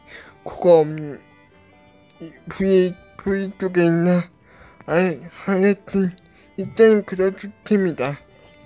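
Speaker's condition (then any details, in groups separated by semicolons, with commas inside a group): Cerebral palsy; brain lesion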